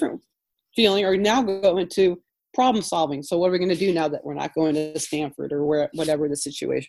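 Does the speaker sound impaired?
No.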